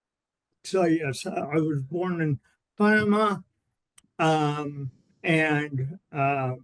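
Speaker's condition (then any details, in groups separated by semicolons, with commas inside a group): Cerebral palsy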